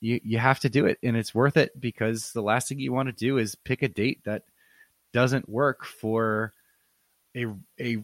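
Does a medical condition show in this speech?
No.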